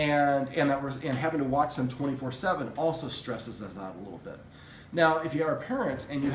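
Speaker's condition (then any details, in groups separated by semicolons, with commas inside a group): No condition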